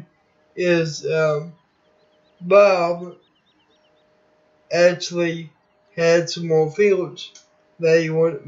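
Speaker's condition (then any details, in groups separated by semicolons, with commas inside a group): Cerebral palsy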